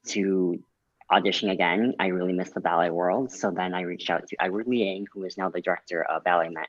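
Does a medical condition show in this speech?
Yes: cleft lip and palate; congenital open cleft lip and palate.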